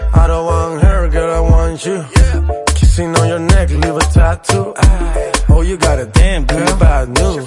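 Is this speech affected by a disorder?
No.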